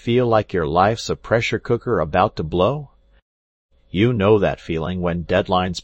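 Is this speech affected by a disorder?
No.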